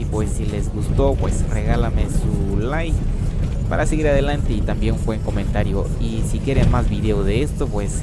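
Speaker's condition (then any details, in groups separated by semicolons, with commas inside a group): No condition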